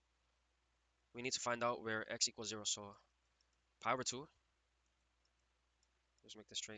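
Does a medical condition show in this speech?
No.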